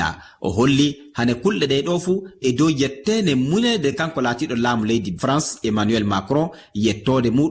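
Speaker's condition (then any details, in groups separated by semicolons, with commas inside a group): No condition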